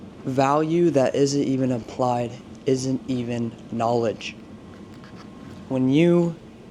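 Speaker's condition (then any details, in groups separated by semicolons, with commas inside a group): No condition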